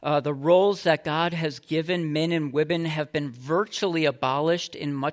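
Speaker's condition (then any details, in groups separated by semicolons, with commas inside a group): No condition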